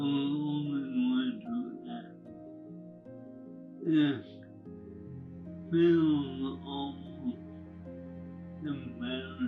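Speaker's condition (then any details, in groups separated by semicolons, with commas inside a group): ALS; progressive, ongoing losses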